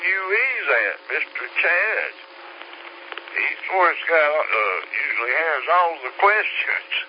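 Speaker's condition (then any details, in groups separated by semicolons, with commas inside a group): Slurred speech; stroke 3 years ago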